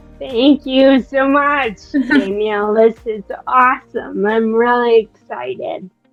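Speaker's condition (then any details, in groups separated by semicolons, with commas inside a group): Friedreich's ataxia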